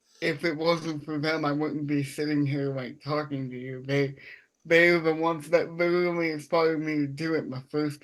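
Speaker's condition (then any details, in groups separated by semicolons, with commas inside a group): Cerebral palsy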